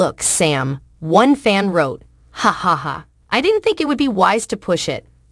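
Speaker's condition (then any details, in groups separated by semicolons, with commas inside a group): No condition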